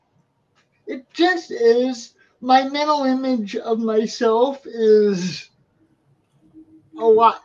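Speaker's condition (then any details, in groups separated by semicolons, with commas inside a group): Cerebral palsy; wheelchair user, physical therapy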